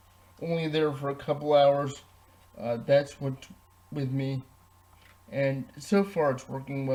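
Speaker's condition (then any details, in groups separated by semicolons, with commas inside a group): Cerebral palsy, spastic diplegia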